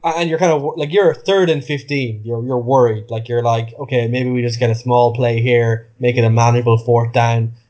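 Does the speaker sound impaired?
No.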